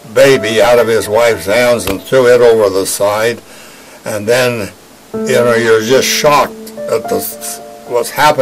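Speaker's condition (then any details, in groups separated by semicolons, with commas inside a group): No condition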